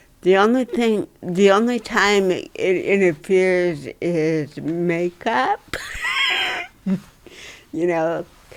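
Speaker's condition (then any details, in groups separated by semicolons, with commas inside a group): Cerebral palsy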